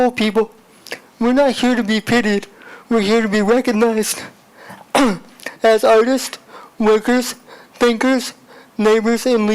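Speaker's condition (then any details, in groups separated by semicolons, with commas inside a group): Spastic cerebral palsy; speech sounds a little different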